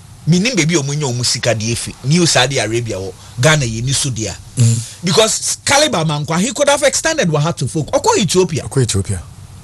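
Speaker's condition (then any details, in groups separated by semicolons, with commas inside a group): No condition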